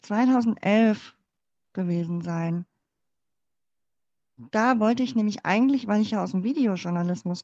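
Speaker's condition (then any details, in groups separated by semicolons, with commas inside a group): Cleft palate; congenital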